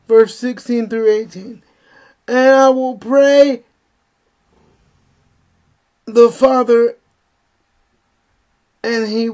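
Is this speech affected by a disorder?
Yes: spastic cerebral palsy; present from birth, uses wheelchair.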